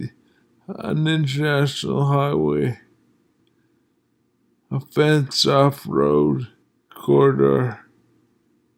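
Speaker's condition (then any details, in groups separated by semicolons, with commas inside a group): Multiple sclerosis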